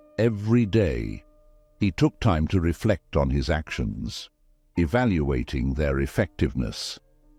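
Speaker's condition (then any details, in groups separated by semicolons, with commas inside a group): No condition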